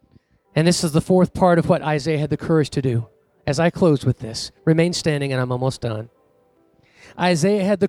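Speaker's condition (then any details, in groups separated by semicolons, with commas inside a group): No condition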